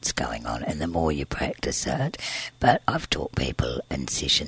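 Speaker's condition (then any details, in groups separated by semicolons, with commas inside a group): Tracheostomy and scarred vocal cord, laryngeal cysts, surgical vocal cord scarring; used voice machine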